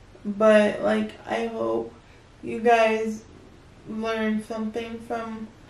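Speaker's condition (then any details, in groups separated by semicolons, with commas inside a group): Cerebral palsy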